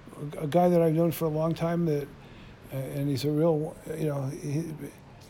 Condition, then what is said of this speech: Parkinson's disease. That's, you know, that was, it was, I don't want to stutter too much for you, but it was just Parkinson's.